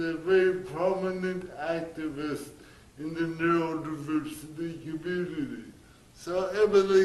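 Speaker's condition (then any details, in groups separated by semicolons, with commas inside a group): Cerebral palsy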